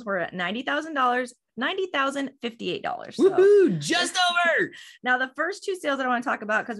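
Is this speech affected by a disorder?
No.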